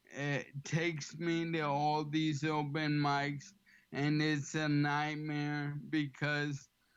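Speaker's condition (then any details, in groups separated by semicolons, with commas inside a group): ALS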